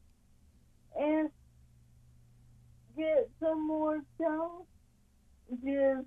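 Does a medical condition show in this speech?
Yes: cerebral palsy; yoga exercises including breathing, cobra, side-to-side stretches, forward and back bends, kinesiologist twice weekly.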